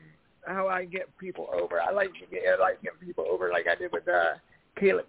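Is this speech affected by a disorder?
Yes: cerebral palsy; voice improved over last year.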